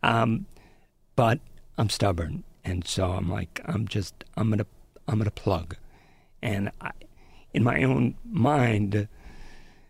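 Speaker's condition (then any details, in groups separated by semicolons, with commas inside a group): Spasmodic dysphonia; abductor form laryngeal dystonia, brainstem interference causing laryngeal muscle spasms, onset past few years, worsened by stress; labored delivery, words slurring, lost range and inflection, runs out of breath, sounds near last breath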